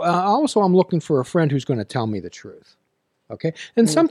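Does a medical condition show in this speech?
No.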